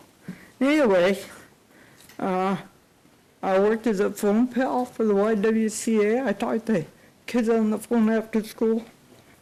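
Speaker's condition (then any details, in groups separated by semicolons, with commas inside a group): Cerebral palsy; unable to type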